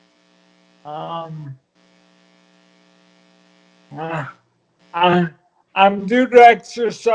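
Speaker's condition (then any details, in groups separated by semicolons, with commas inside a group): Multiple sclerosis; voice stronger after treatment, breathing laboured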